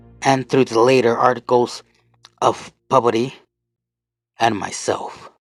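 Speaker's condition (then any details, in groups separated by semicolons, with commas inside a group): No condition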